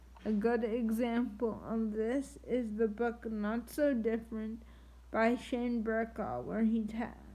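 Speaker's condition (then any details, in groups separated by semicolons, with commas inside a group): Triplegic cerebral palsy; spastic triplegia, from birth, two legs one arm, scoliosis; wheelchair, walker and leg braces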